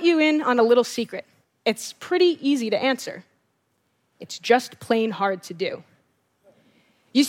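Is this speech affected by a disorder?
No.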